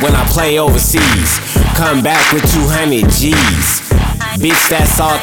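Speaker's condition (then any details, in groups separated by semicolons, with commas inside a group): No condition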